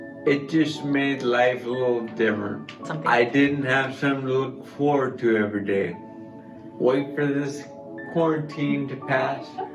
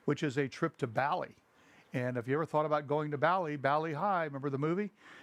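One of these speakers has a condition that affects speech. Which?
The first: brain injury; onset at age 19.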